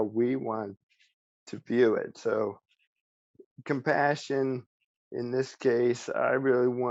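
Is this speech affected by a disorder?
Yes: ALS; speech still preserved.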